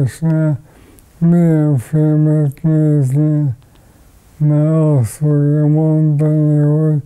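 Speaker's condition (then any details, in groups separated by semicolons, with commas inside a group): ALS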